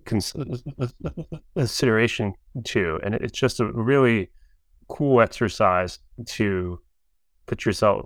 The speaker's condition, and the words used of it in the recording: Stuttering. Reading out loud is actively very hard for me.